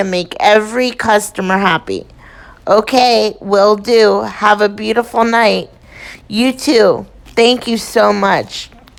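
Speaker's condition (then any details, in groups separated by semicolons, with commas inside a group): Cerebral palsy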